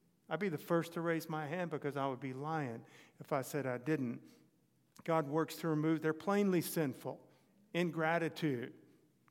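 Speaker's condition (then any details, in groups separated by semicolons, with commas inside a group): No condition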